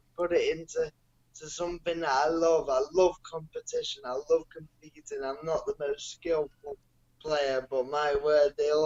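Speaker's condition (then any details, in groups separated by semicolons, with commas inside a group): Cerebral palsy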